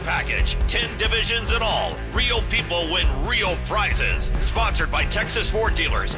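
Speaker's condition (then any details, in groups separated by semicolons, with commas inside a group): No condition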